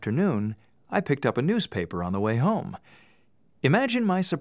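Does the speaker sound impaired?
No.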